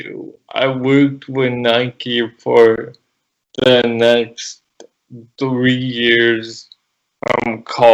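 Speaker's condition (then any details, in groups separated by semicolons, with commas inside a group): Cerebral palsy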